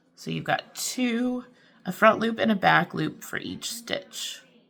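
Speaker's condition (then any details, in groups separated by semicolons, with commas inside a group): No condition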